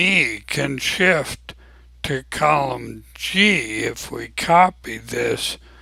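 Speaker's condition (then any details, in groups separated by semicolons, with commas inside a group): ALS; abnormally slow voice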